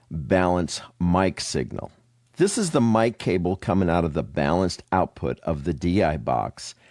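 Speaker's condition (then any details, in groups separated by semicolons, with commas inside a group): No condition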